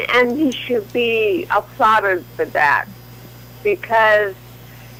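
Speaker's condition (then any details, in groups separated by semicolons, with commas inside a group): Cerebral palsy; from birth, leg spasticity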